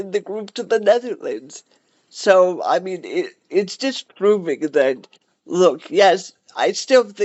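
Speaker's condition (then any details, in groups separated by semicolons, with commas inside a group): Cerebral palsy; cerebral palsy, wheelchair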